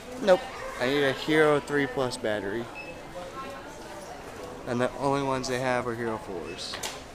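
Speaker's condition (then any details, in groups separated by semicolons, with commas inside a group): No condition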